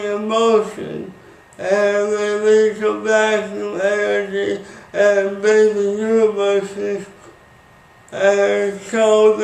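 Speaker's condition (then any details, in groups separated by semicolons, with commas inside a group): Speech impairment after birth surgery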